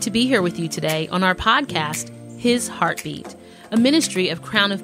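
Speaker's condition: No condition

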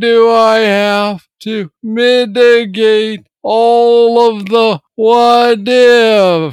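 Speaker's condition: Parkinson's disease; struggling with Parkinson's currently

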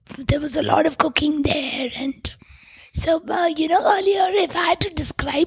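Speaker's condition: Tracheostomy, vocal cords permanently constricted from smoke inhalation; Carlton Towers fire Bangalore

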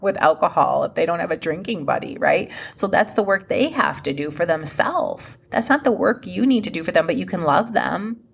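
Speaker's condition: No condition

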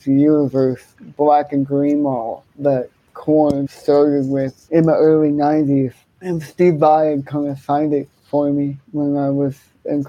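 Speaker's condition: Cerebral palsy, hemiplegia

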